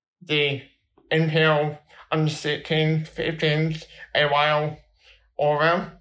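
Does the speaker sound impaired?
Yes: cerebral palsy; balance and movement helped by football since age four.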